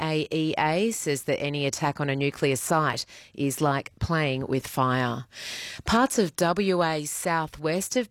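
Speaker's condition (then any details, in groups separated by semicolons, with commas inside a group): No condition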